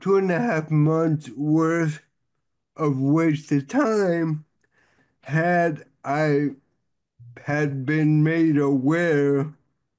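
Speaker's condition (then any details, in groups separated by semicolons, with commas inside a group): Cerebral palsy; e.g. for MRI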